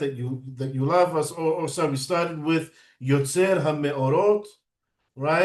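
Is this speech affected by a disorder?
No.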